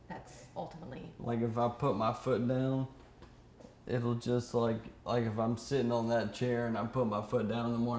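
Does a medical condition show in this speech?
Yes: ALS.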